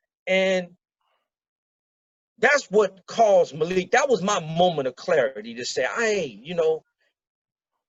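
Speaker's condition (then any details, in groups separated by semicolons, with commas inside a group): No condition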